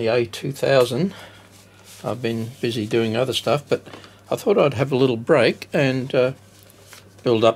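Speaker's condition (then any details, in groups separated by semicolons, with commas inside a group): No condition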